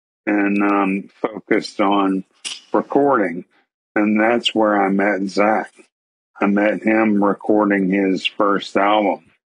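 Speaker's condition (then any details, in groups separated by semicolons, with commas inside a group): ALS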